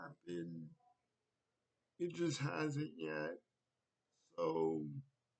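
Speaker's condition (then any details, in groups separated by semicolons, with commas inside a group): Cerebral palsy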